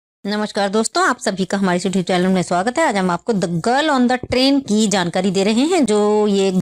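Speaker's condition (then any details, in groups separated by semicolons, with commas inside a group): No condition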